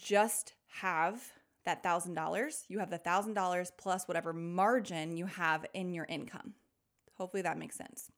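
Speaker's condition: No condition

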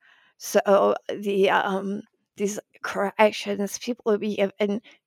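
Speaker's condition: Spasmodic dysphonia; speaking without treatment

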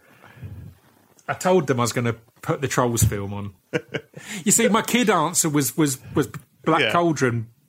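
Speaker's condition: Stammer; stammer since childhood, speech therapy as child, withdrawn by parents over broken-needing-fixing approach; ongoing stammer, open to help but accepts stammer as part of self; repeated sounds, repeated words, blocks

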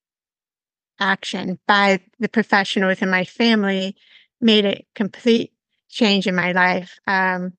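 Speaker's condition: Severe to profound hearing loss; cochlear implant on one side about 10 years ago

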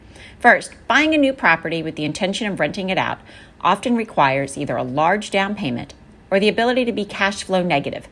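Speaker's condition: No condition

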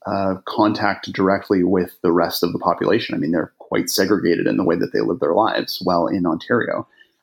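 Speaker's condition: No condition

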